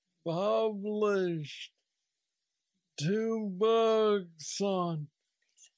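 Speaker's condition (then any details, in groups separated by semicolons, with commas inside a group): Parkinson's disease; young onset at 35, neurostimulator brain implant after 2 years, works like brain pacemaker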